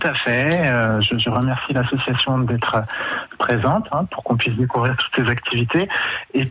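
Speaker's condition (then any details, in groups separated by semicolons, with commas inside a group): No condition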